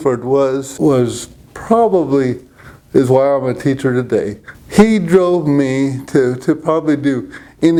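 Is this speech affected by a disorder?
Yes: cerebral palsy; present from birth; falls sometimes.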